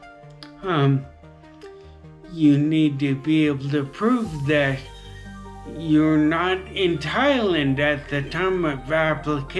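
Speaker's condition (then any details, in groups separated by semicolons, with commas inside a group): Traumatic brain injury; very debilitating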